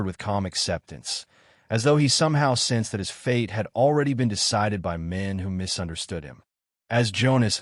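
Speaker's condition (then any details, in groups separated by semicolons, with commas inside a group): No condition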